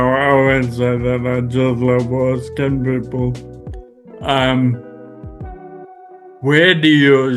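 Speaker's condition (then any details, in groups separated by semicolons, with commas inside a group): Friedreich's ataxia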